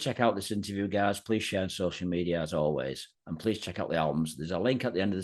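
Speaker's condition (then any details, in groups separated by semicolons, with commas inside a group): No condition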